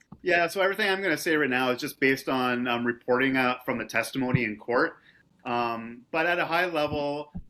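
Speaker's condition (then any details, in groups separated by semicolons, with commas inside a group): No condition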